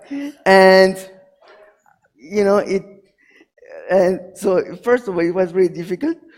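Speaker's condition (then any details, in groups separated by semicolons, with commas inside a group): Cerebral palsy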